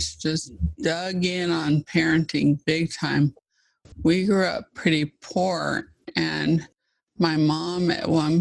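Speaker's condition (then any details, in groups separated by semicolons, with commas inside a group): ALS (Lou Gehrig's disease); fast progressing form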